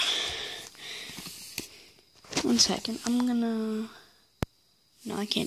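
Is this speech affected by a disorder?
No.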